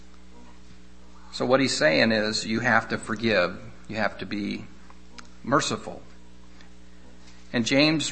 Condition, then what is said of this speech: No condition.